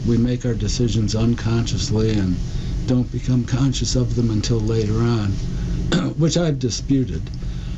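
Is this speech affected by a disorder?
Yes: Parkinson's disease; diagnosed almost 4 years ago; walking no longer automatic, guides steps very consciously.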